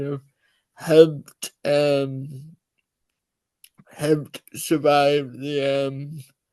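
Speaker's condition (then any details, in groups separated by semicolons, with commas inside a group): Cerebral palsy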